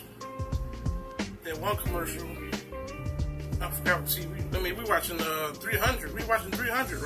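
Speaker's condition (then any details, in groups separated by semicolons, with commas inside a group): No condition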